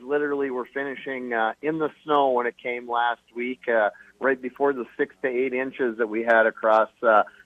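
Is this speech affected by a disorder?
No.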